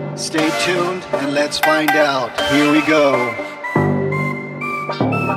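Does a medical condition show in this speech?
No.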